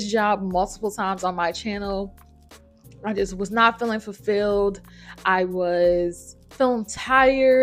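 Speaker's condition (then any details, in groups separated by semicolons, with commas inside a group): No condition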